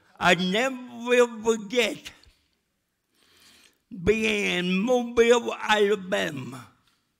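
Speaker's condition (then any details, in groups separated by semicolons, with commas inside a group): Cerebral palsy; speech still affected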